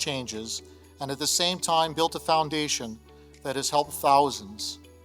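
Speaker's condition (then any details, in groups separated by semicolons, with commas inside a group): No condition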